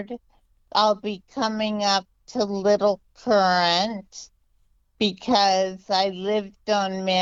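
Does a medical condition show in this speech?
Yes: multiple sclerosis; diagnosed at age 17.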